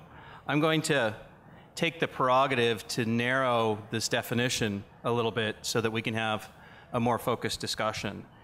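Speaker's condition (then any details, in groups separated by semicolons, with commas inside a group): No condition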